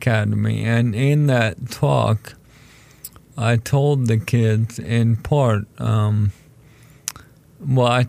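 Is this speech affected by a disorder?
Yes: ALS; diagnosed almost 4 years ago, told condition is terminal.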